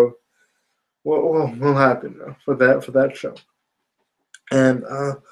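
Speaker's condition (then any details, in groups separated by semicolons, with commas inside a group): Spastic quadriplegia cerebral palsy; spastic quadriplegic type, some ataxia, since infancy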